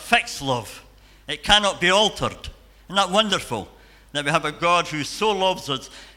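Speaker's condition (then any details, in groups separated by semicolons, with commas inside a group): Cleft palate and cleft lip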